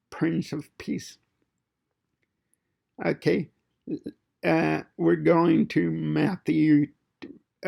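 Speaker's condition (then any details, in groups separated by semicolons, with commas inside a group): Cerebral palsy; fine motor impairment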